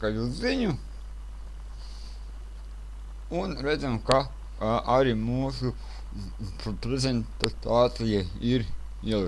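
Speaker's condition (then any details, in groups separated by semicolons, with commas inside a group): Cerebral palsy; since birth; speech not very clear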